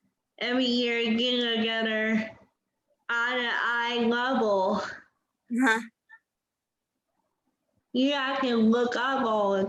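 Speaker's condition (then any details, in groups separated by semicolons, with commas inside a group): Cerebral palsy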